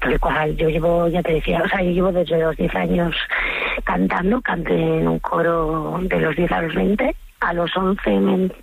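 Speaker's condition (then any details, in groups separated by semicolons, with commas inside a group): Vocal fold nodules, bilateral nodules; two nodules on vocal folds, forbidden to sing, propolis-licorice remedy, lozenges, some voice rest; voice broken after five shows Friday to Sunday, about 22 shows this month; hoarse, genuinely broken voice, apologizes for voice, sings Bonnie Tyler or Joaquín Sabina when broken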